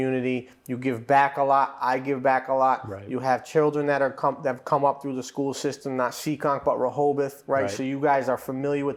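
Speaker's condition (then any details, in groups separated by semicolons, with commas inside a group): No condition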